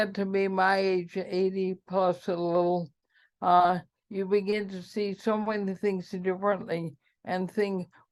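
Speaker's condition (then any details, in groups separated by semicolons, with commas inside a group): ALS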